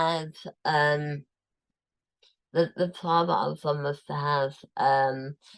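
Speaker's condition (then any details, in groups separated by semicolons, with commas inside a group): Tongue cancer, tongue removed; relearned eating, liquids to purees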